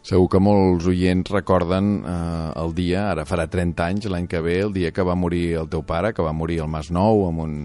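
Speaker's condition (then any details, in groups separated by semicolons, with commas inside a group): No condition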